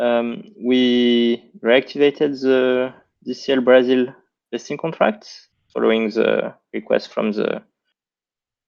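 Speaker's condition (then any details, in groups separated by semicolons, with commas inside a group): No condition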